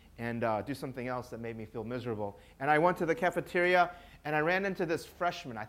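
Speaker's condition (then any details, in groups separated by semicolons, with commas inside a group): No condition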